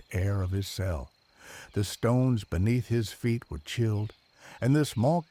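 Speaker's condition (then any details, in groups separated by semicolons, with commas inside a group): No condition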